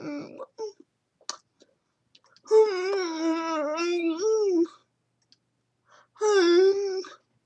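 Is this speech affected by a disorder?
Yes: cerebral palsy.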